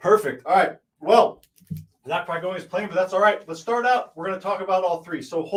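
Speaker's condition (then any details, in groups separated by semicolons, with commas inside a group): No condition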